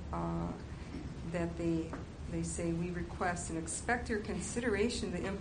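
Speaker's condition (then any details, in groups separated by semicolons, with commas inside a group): No condition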